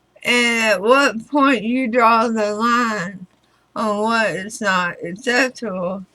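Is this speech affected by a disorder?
Yes: throat cancer radiation damage.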